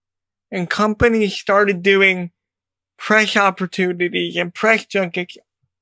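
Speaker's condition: Cerebral palsy; diagnosed age 2

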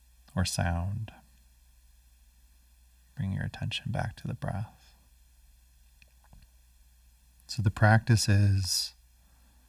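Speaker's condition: No condition

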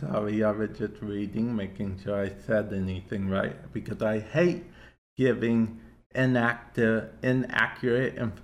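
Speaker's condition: Cerebral palsy; affects speech to an extent

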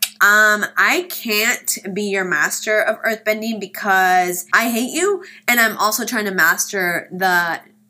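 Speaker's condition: No condition

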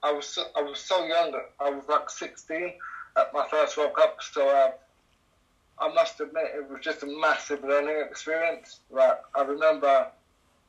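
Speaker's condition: Cerebral palsy; cerebral palsy affecting all limbs

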